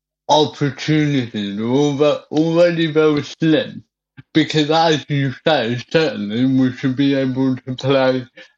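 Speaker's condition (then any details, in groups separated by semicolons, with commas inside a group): Cerebral palsy; from birth, stopped breathing, cesarean, incubator, walking deteriorated about age five, physiotherapy, walking frame, wheelchair; cannot drink from a glass, uses a straw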